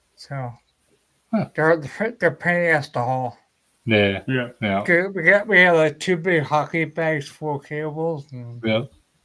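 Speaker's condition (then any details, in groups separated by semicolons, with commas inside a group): Ataxia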